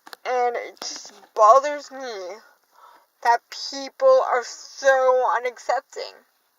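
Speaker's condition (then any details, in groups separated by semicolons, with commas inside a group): Cerebral palsy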